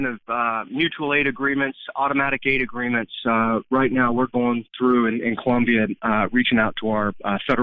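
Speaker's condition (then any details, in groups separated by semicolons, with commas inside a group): No condition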